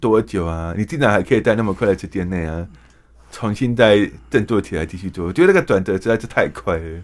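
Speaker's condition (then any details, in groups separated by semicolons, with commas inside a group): Hearing impairment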